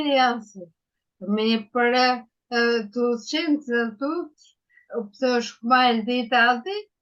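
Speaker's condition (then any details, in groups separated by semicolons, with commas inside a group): Ataxia; ataxia after brain injury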